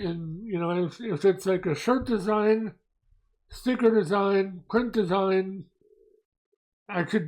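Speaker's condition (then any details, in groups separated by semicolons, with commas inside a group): Mobius syndrome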